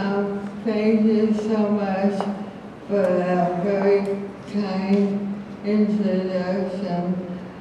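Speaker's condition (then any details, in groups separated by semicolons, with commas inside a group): ALS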